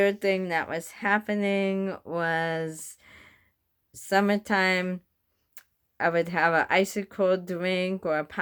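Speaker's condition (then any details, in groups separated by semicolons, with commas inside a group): Bulbar onset ALS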